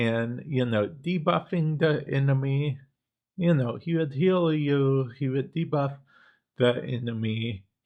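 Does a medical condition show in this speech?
Yes: cerebral palsy; affects speech.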